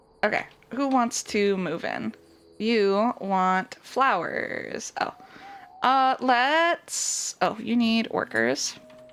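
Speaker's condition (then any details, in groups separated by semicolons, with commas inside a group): No condition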